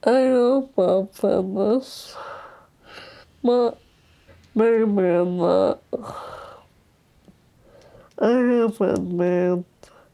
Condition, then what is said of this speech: ALS (motor neuron disease). And if you spend enough time with me, you'll understand my words.